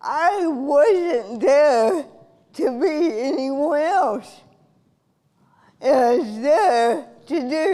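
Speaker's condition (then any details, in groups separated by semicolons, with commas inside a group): Cerebral palsy; from birth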